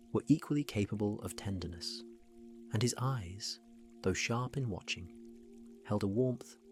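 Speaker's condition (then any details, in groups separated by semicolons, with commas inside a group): No condition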